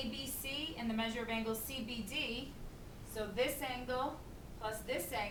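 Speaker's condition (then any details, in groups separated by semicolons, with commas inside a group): No condition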